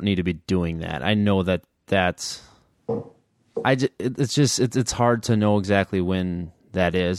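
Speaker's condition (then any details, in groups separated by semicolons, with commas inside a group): Stuttering; past periods of heavy struggle, now less of a barrier; tightening during blocks, struggle in technical talk, can modify stutter; repeated sounds, repeated words, prolonged sounds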